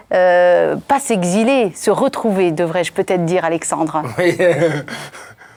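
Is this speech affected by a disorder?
No.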